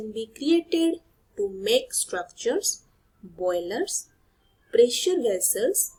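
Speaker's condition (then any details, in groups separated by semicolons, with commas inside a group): No condition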